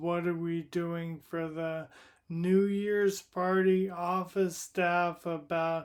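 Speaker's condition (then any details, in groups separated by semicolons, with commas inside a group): Primary lateral sclerosis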